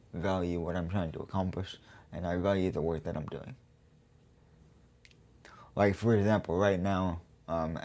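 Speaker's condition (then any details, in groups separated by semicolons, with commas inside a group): Cerebral palsy; GMFCS level 4, severe physical disability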